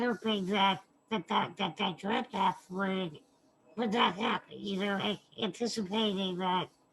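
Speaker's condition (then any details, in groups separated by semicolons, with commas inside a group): Spinal muscular atrophy type 2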